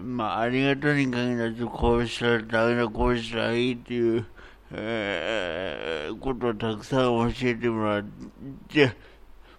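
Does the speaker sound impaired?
Yes: cerebral palsy; congenital, both hands and strength impaired, needs help with most daily tasks.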